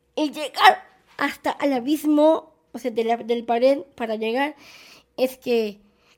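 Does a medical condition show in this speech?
Yes: Down syndrome; present from birth.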